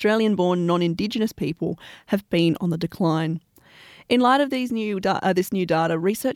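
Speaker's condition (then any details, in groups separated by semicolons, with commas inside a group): No condition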